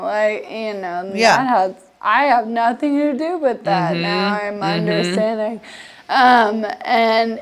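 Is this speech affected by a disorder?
Yes: Friedreich's ataxia; progressive.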